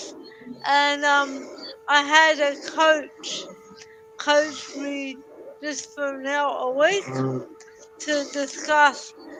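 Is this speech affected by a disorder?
Yes: cerebral palsy.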